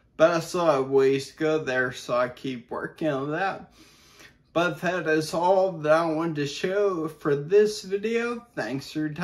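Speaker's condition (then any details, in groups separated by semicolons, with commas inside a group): Brain injury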